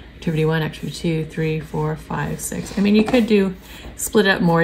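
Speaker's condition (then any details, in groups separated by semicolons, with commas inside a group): No condition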